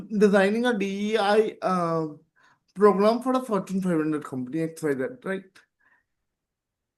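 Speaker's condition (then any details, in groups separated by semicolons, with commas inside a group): Cerebral palsy; present from birth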